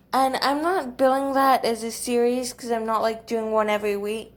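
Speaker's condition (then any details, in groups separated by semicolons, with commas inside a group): Cerebral palsy, athetoid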